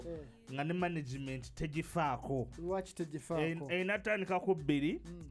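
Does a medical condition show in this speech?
No.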